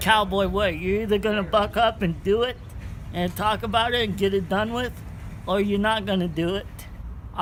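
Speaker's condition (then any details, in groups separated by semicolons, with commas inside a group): Cerebral palsy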